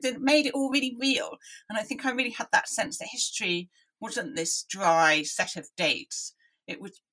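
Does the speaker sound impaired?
Yes: deafness; analog hearing aids in childhood.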